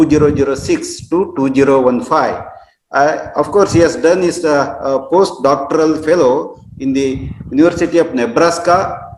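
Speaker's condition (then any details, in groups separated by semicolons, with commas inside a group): No condition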